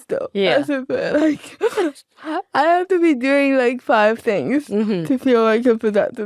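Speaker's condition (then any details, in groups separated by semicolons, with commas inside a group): Cerebral palsy, spastic quadriplegia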